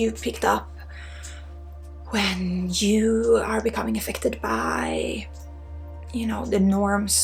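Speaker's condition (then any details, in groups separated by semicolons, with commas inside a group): No condition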